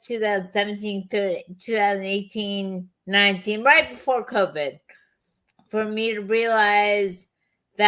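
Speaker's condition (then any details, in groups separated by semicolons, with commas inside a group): Chronic lyme disease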